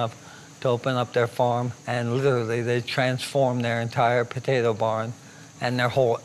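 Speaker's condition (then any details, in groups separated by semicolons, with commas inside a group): ALS; affects hands; cannot hold a knife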